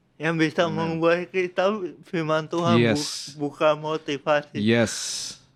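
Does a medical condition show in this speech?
Yes: cerebral palsy; from birth.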